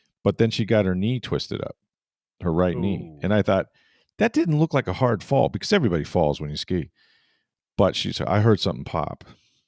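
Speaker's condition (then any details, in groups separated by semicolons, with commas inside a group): No condition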